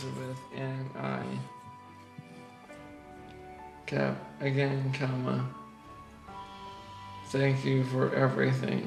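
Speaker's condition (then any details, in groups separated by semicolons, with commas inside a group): ALS; onset with upper body muscle spasms; about 18 months from first symptom to diagnosis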